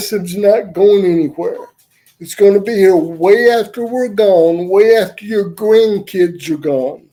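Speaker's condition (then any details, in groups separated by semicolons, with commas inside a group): Cerebral palsy; uses wheelchair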